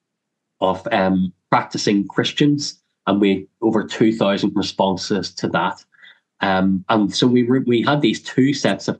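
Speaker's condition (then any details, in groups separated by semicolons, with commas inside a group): Cleft lip and palate; congenital, surgery and dental surgery in childhood; much speech therapy in childhood, dreaded reading aloud and public speaking as child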